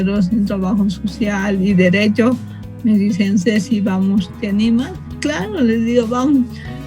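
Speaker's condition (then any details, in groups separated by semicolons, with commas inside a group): Cerebral palsy from birth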